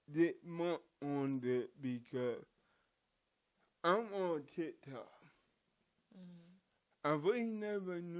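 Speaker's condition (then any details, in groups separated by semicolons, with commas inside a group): Cerebral palsy; from birth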